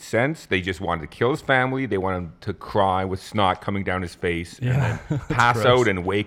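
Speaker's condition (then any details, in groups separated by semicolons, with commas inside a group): No condition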